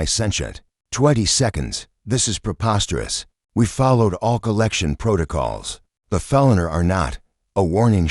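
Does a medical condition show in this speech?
No.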